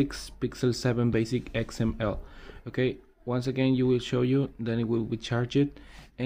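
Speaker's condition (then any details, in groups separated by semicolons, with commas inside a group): No condition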